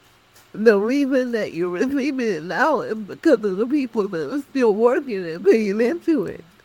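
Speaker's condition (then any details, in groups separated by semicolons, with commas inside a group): Cerebral palsy; speech affected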